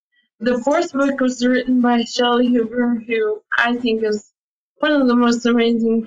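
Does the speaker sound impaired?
Yes: ALS; attends ALS clinic.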